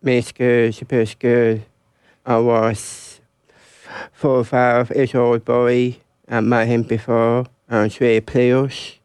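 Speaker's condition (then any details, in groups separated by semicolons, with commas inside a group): Down syndrome; congenital, lifelong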